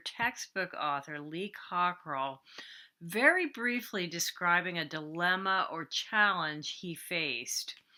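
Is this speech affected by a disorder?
No.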